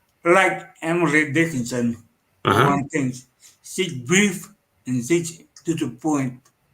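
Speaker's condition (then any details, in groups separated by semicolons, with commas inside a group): Cerebral palsy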